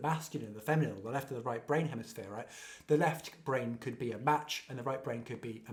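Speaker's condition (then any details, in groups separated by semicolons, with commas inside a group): No condition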